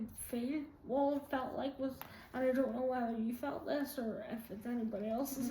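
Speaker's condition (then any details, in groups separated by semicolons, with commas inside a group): Quadriplegic cerebral palsy; most severe type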